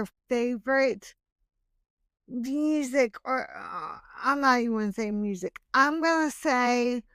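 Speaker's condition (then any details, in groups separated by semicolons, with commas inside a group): Hemiplegic cerebral palsy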